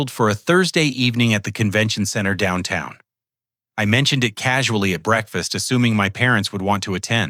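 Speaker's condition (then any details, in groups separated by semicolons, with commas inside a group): No condition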